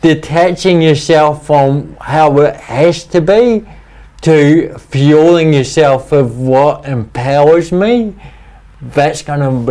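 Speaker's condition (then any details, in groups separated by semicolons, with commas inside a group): Cerebral palsy; speech impediment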